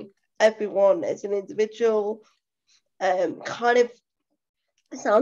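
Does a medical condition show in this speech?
Yes: cerebral palsy; full-time wheelchair user.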